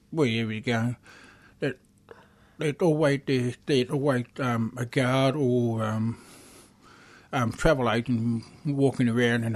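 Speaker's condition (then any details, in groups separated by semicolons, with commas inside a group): Deafness; asks others to speak slowly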